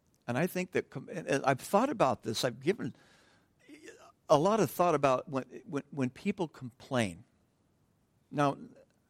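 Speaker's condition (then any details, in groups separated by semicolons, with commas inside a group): No condition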